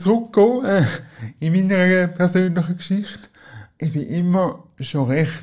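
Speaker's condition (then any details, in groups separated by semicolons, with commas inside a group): Cerebral palsy; cerebral palsy from birth, physical not cognitive, wheelchair user, moved on knees as child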